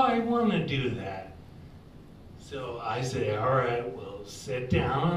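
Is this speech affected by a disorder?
Yes: ataxia; progressive, affects balance and speech.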